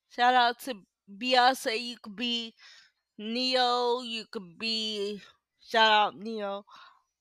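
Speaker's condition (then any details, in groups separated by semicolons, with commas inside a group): Cerebral palsy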